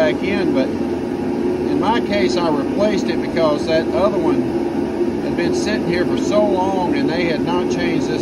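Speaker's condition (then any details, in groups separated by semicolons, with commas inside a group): No condition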